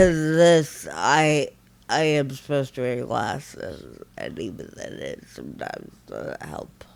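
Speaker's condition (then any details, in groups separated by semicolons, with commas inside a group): Friedreich ataxia, severe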